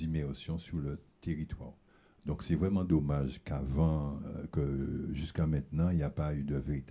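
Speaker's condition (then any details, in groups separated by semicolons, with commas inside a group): No condition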